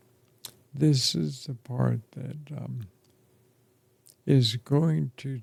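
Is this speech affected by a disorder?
Yes: ALS; affects chest and throat.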